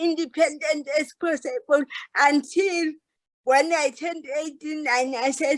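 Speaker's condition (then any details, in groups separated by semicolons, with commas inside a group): Cerebral palsy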